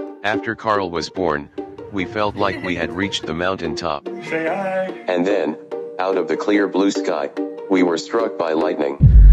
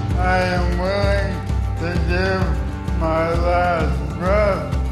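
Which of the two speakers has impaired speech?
The second: ALS; rapidly progressing whole-body paralysis, uses wheelchair; newly diagnosed; trouble breathing.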